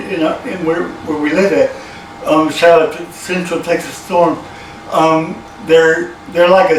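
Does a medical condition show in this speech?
Yes: cerebral palsy; from birth.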